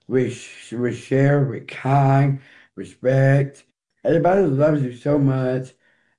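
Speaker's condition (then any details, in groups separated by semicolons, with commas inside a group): Down syndrome; 14 years old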